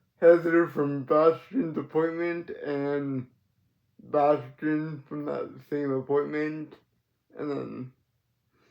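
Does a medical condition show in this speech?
Yes: cerebral palsy.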